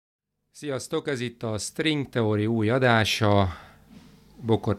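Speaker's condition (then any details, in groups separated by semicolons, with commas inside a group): No condition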